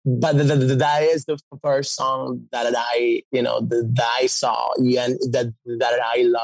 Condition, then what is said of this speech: Stuttering. So one of your storyline, part of the storyline was that you have the stutter that you have, and then when you sing, it goes away.